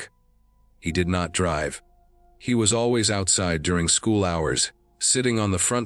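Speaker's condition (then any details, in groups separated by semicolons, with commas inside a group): No condition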